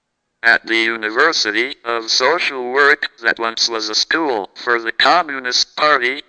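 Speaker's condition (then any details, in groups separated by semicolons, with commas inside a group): Cerebral palsy, speech-generating device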